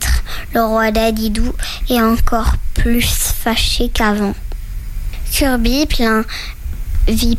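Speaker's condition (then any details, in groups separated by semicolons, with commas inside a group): No condition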